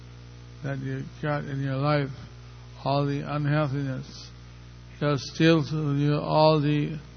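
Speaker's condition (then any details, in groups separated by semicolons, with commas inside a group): Stroke; stroke a little over a year ago; a little over a year since stroke; speaking not easy, unsure listeners understand, engages helper Jantai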